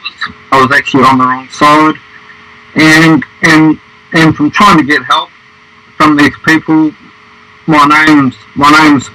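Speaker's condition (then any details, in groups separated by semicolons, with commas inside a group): Stutter; sometimes takes longer to get words out; prolonged sounds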